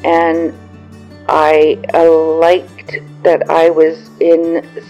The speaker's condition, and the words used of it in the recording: Aphasia. Last night I had all of the words that I wanted to speak in the podcast.